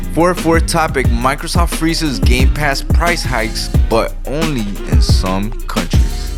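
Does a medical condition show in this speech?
No.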